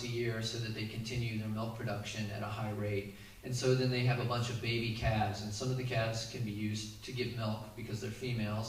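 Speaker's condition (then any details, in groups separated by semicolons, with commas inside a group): No condition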